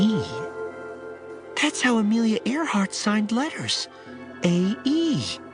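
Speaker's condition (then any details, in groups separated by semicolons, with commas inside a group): No condition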